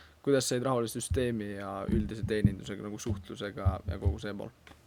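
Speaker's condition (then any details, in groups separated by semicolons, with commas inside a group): No condition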